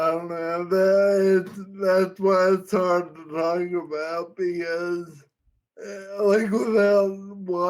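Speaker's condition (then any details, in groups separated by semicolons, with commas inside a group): Friedreich's ataxia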